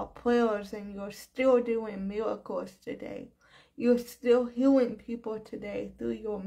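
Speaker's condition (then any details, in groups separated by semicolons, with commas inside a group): Cerebral palsy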